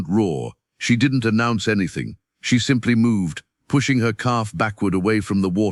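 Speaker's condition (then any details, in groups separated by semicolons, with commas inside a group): No condition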